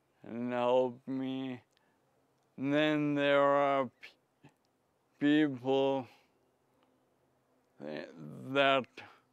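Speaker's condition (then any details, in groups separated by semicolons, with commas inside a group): Friedreich's ataxia; progressive, speech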